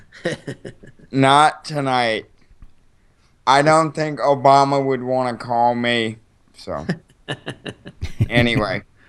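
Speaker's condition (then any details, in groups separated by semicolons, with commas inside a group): Cerebral palsy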